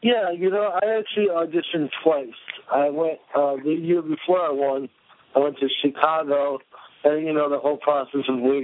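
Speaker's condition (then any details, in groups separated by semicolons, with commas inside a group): Cerebral palsy; visible to casting agents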